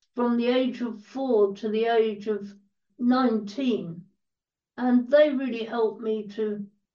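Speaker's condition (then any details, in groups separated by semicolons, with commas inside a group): Cerebral palsy; quadriplegia, wheelchair user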